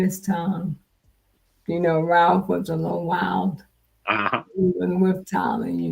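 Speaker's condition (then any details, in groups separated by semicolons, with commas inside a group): Multiple sclerosis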